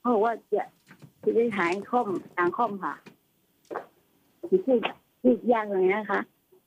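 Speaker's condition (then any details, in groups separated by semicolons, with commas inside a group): Parkinson's disease; Parkinson's disease about 20 years, deep brain stimulation implanted, hunched back 8 years, stooped walking; further brain surgery planned, said to correct hunched back; says talking is difficult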